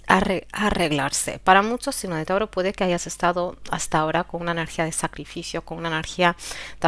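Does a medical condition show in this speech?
No.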